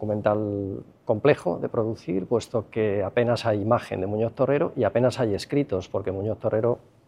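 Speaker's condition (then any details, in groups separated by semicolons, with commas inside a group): No condition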